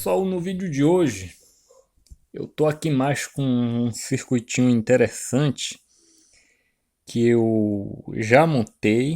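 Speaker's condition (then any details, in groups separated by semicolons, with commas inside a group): No condition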